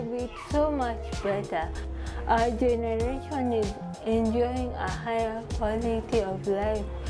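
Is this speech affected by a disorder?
Yes: cerebral palsy; from birth.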